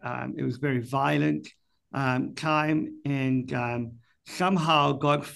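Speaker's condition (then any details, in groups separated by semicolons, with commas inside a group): Cleft palate; speech impediment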